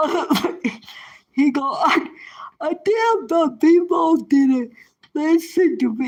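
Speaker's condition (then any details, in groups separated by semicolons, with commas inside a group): Cerebral palsy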